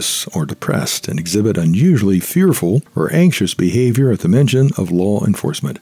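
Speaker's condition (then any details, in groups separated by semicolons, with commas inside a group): No condition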